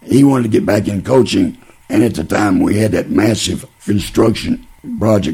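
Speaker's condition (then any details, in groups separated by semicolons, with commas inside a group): Laryngeal cancer; laryngeal cancer following lung cancer diagnosed 2006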